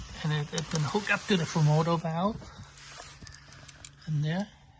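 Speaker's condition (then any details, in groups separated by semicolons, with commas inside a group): No condition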